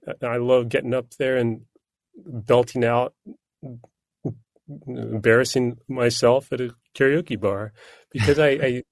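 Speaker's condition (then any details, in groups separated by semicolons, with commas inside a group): Stuttering; singing uses a different neural pathway; blocks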